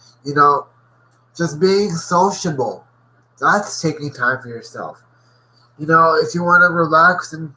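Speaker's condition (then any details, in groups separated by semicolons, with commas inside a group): Cerebral palsy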